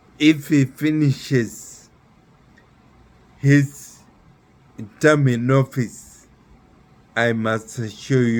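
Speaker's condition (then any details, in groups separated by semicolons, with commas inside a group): Neurological disease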